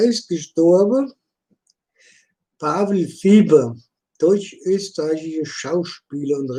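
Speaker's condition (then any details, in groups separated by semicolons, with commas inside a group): No condition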